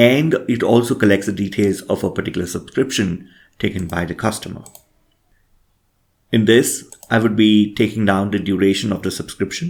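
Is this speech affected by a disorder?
No.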